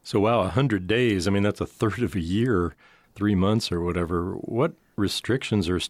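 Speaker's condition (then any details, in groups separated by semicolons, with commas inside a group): No condition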